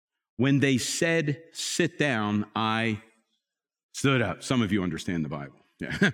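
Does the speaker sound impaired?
No.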